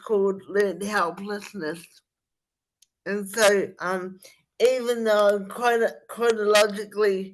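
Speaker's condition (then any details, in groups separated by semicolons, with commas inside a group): Spastic cerebral palsy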